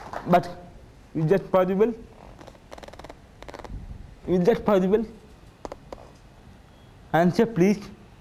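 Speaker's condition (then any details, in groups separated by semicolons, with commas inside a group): Cerebral palsy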